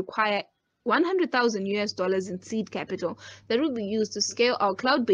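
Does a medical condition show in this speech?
No.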